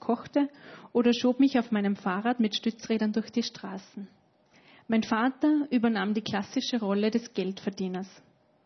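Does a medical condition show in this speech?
No.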